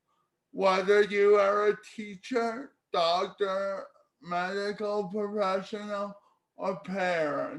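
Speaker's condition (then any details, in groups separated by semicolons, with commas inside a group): Cerebral palsy; speech therapy in childhood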